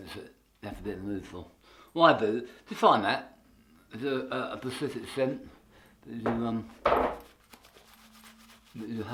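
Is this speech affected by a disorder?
Yes: tongue cancer; half tongue removed.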